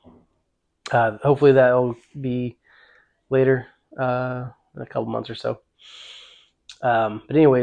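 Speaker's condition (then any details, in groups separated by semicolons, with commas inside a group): No condition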